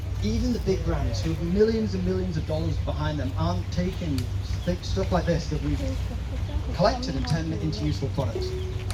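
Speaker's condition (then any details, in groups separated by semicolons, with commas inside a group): No condition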